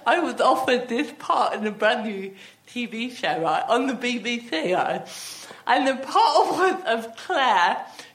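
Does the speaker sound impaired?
Yes: athetoid cerebral palsy, athetoid, with myotonia and ataxia.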